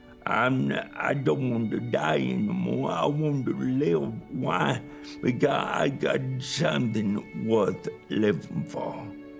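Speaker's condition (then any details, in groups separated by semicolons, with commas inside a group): Cerebral palsy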